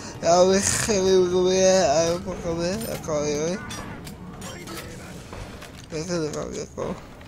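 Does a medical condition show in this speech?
Yes: cerebral palsy.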